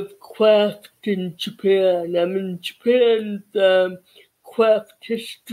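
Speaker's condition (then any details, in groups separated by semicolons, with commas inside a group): Cerebral palsy; childhood speech therapy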